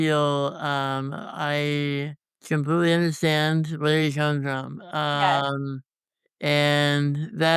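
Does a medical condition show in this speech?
Yes: congenital muscular dystrophy; tracheostomy.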